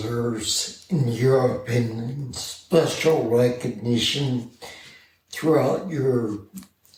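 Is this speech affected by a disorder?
Yes: spinocerebellar ataxia.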